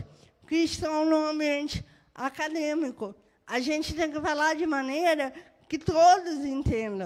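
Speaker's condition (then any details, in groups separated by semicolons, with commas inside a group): Cerebral palsy; birth brain injury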